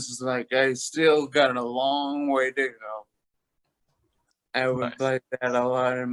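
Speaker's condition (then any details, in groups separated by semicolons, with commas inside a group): Toxic leukoencephalopathy, locked-in syndrome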